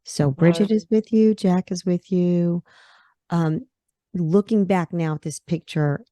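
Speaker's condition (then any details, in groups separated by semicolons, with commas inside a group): No condition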